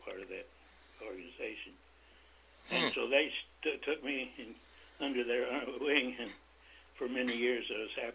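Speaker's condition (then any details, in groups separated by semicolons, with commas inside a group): Parkinson's disease; about 25 years since onset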